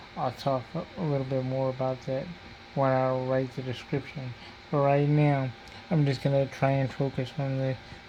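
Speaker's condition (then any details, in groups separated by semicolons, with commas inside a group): Cerebral palsy; diplegia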